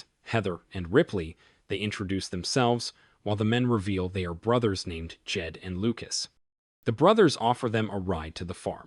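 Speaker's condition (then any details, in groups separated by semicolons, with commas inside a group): No condition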